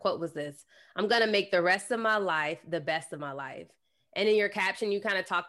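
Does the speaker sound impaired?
No.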